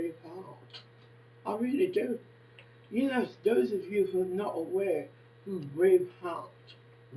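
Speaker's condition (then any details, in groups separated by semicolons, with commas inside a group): Facial palsy; can barely hear own speech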